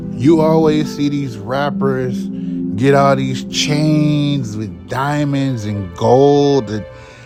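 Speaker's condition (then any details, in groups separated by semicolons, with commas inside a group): No condition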